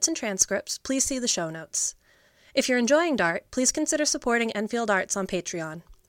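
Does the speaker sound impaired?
No.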